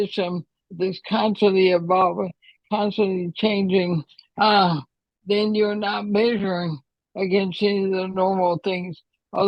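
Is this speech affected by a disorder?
Yes: ALS.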